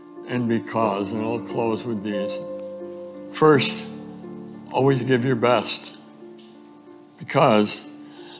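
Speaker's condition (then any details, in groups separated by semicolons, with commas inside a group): ALS; fatal diagnosis, no cure, later died of it about a month before this talk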